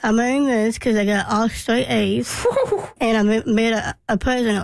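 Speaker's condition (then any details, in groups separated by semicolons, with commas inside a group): Down syndrome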